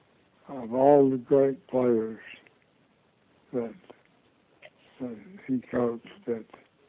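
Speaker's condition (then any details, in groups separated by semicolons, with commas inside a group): Parkinson's disease; diagnosed about two years ago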